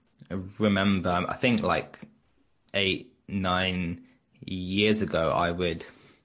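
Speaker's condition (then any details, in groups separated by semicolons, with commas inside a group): Stutter; onset age four after two fluent years, ineffective speech therapy, drama school, Birmingham University course; blocking and freezing in childhood, fluent in drama performances, avoided class reading as teen; blocks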